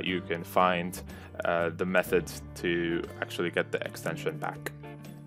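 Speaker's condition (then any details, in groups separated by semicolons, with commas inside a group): No condition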